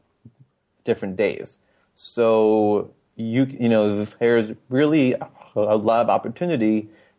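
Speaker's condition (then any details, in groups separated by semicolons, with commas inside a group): Stuttering; formerly on receiving end of stuttering support groups, NSA local chapters; talks more freely about and advertises stuttering, less ashamed since joining Stutter Social hangouts; repeated sounds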